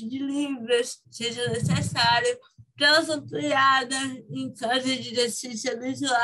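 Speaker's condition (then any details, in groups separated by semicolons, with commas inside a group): Cerebral palsy; from birth, motor sequelae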